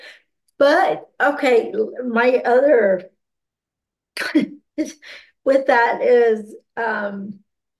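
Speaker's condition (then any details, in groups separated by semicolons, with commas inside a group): Aphasia and ataxia; progressive ataxia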